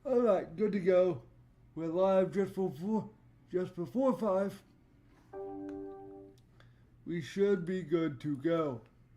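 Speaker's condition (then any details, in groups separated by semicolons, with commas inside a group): Cerebral palsy; voice tone sometimes odd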